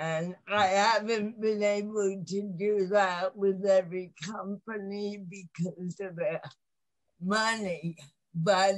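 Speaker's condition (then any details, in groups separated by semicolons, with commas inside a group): Cerebral palsy; lifelong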